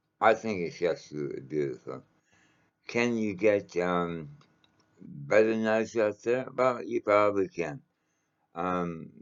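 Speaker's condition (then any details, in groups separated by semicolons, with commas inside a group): Mouth cancer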